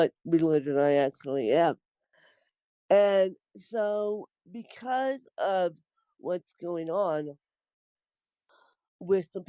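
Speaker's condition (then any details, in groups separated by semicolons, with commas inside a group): Cerebral palsy, mixed, moderate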